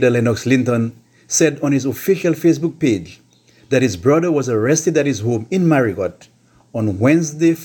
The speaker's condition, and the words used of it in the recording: None; typical speech.